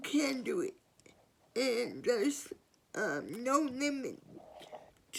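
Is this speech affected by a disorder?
Yes: cerebral palsy.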